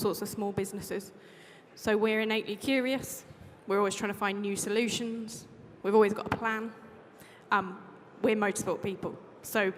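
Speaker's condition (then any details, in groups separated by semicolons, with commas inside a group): No condition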